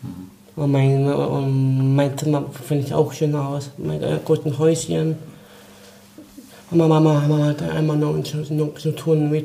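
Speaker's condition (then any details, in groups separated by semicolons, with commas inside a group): Down syndrome; trisomy 21, genetic, developmental delay, early movement therapy, Montessori therapist Lore Andelik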